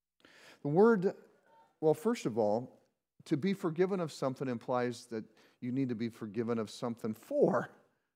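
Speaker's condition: No condition

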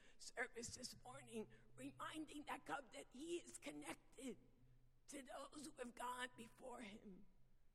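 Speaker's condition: Vocal dysphonia; vocal dysphonia diagnosed, has taken away ability to sing; noticeably sultry voice, not painful, lost singing ability, still able to speak

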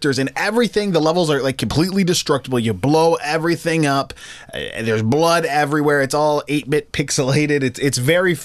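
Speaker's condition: No condition

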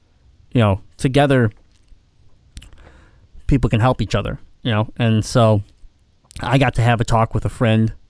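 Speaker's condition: Cleft palate; congenital cleft palate

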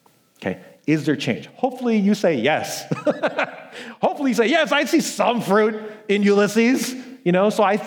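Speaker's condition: No condition

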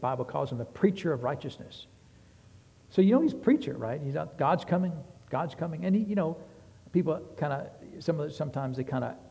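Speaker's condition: No condition

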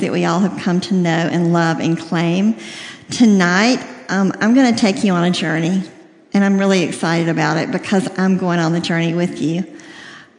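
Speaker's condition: Cleft lip and palate, severe

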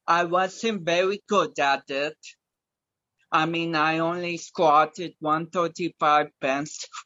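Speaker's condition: Cerebral palsy; speech, wheelchair

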